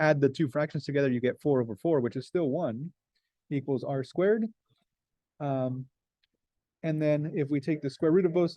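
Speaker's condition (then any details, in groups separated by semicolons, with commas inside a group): No condition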